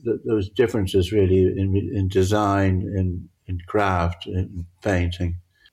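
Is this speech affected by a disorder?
Yes: Parkinson's; difficulty judging near and far.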